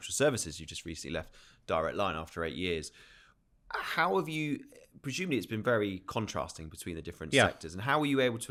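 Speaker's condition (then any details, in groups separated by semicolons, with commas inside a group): No condition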